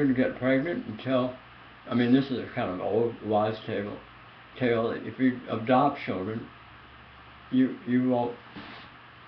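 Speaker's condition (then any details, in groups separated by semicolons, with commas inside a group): Tongue cancer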